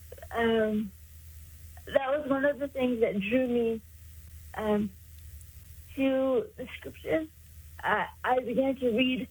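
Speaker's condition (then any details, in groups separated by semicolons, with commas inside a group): Cerebral palsy; congenital, caused by lack of oxygen to brain at birth, born about 3 months early, daily physical therapy in school; 56 years since onset, uses power wheelchair, needs assistance with most daily activities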